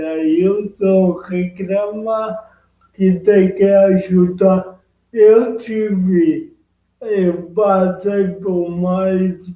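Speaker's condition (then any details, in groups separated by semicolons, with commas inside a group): Cerebral palsy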